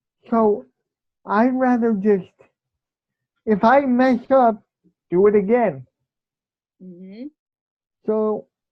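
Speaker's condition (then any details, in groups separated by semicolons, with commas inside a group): Cerebral palsy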